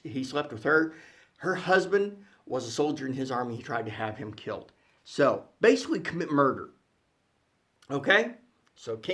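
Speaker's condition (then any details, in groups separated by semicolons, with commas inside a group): No condition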